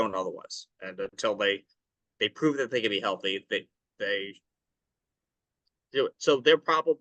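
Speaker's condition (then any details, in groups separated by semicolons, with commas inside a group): No condition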